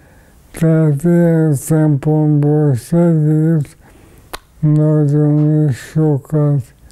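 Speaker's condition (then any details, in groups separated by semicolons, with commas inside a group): ALS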